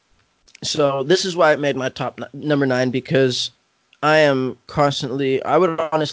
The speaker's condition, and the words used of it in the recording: None; typical speech.